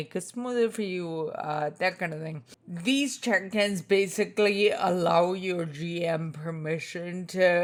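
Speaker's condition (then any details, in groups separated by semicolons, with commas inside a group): Spinocerebellar ataxia type 2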